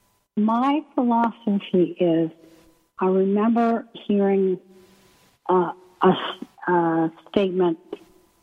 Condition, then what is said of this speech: ALS (motor neuron disease). And a disclaimer I have to start out with is my voice.